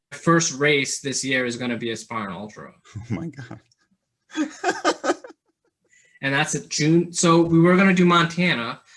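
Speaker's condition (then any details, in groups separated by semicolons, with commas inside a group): No condition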